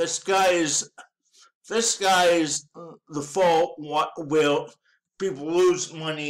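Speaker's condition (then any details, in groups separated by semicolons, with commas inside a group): Cerebral palsy; present from birth; hard to speak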